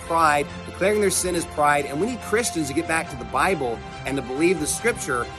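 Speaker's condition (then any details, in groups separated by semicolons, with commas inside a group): No condition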